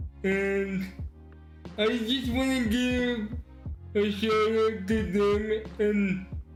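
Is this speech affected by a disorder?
Yes: cerebral palsy.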